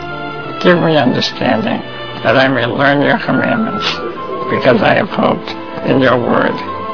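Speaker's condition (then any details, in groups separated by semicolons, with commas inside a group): Spinal muscular atrophy; trach suctioning when lungs congested, permanent tube-fed liquid diet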